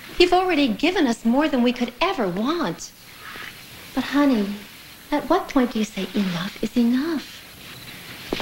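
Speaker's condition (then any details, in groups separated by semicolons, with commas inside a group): No condition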